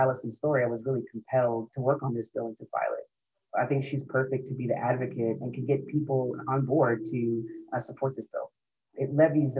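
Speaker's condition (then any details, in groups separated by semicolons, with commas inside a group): No condition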